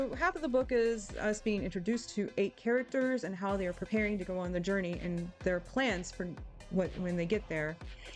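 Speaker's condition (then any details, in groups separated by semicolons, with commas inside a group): No condition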